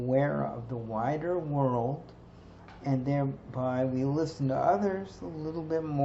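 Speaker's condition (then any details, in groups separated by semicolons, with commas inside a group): Cerebral palsy; stiff muscles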